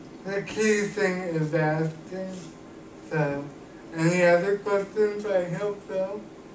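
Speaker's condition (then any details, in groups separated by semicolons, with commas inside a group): Cerebral palsy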